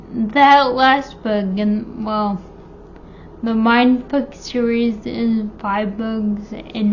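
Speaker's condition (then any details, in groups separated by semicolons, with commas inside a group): Friedreich's ataxia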